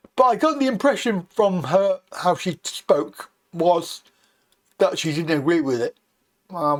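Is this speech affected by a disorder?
Yes: cerebral palsy.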